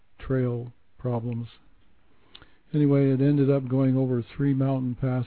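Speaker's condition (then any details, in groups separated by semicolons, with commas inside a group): Parkinson's; age 69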